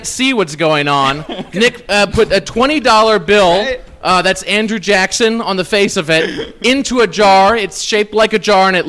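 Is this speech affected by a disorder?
No.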